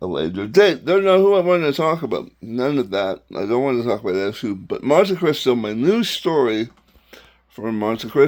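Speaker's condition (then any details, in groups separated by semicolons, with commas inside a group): Tongue cancer surgery; glossectomy, tongue cancer, graft reconstruction, surgery only, no radiation; voice affected since surgery, tongue movement and swallowing painful, breathing unobstructed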